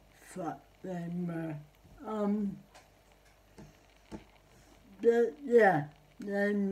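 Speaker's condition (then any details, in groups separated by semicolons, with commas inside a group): Cerebral palsy; spastic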